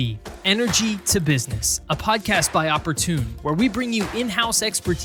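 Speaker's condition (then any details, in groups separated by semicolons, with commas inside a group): No condition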